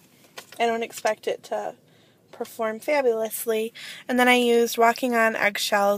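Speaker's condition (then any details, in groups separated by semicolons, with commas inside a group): No condition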